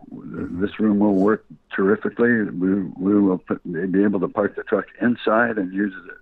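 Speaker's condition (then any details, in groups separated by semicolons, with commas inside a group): Parkinson's disease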